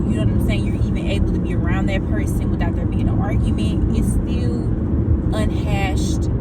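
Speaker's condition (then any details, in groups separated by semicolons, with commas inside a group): No condition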